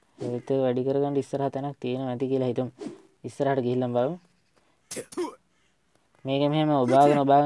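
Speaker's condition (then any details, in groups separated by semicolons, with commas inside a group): No condition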